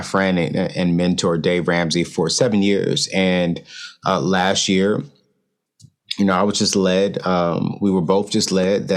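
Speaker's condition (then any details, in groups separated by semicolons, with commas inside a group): No condition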